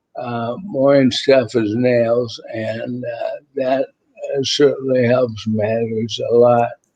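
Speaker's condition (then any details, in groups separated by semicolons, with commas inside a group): ALS; voice tires, needs rest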